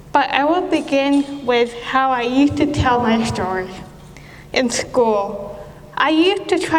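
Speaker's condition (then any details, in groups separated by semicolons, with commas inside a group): Cerebral palsy; speech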